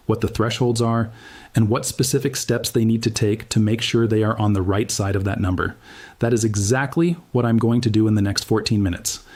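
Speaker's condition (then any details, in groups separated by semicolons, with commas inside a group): No condition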